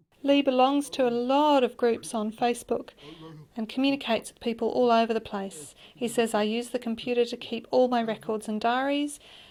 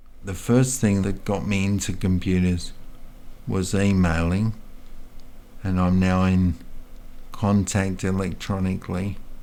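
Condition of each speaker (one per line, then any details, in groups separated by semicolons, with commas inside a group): No condition
Multiple sclerosis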